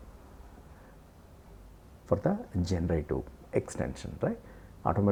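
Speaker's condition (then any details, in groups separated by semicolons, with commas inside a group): No condition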